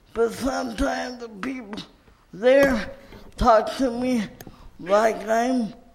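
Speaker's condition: Cerebral palsy; cerebral palsy from birth

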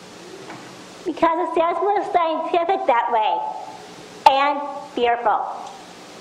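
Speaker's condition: Down syndrome; extra chromosome; speech problems

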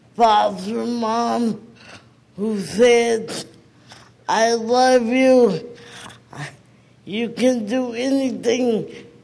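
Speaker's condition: Cerebral palsy; never received needed therapy

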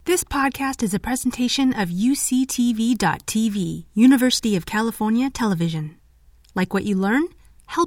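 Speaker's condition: No condition

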